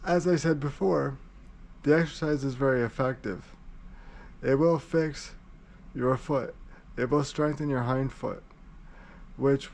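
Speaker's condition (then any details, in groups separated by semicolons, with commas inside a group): Cerebral palsy, spastic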